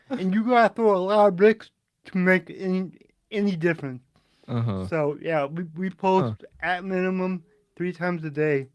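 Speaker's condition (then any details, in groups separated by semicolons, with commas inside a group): Cerebral palsy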